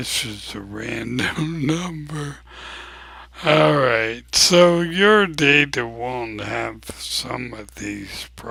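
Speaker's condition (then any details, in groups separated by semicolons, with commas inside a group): ALS; abnormally slow voice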